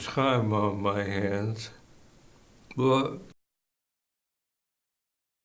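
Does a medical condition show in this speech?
Yes: ALS; bulbar onset, slurred speech first; recently diagnosed, symptoms over a year; worsening slurred speech, eventual breathing failure mentioned.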